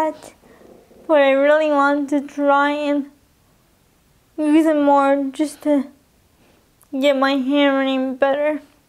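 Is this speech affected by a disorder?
Yes: cerebral palsy, spastic quadriplegic.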